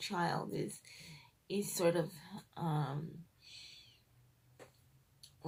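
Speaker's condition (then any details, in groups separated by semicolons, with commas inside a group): Cerebral palsy, triplegia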